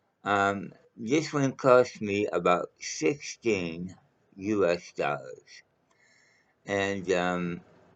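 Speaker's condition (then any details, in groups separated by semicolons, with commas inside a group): Mouth cancer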